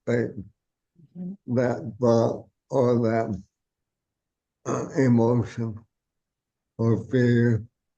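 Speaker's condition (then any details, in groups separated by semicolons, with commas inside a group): ALS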